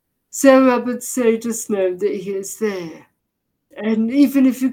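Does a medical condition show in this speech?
Yes: deafness, severe; can hardly understand speech, vocabulary partly picked up from reading.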